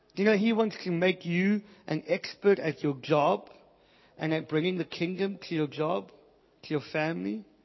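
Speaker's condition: Cleft palate, Pierre Robin syndrome

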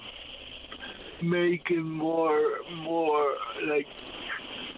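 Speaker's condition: Cerebral palsy; able to walk and run until a couple of years ago, mobility declined since; uses a scooter, cannot reach many restaurants or their bathrooms

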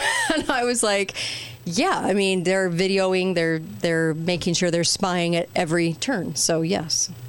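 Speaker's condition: No condition

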